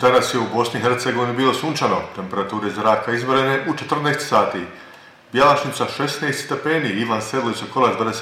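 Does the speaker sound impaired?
No.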